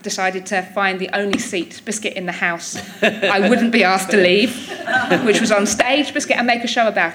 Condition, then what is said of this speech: Tourette syndrome. And I had some difficult experiences where I was discriminated against or asked to move because of the noises that I was making.